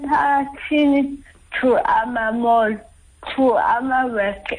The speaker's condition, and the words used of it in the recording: Cerebral palsy. Write, I can still speak. And believe me, I do speak.